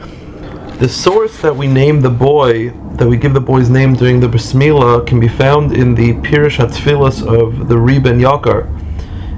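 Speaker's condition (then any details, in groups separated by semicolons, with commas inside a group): No condition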